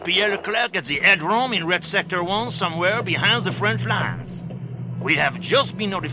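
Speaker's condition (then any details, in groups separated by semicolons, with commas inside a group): No condition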